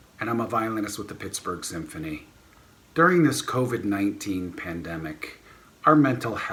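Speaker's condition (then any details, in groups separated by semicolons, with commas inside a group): No condition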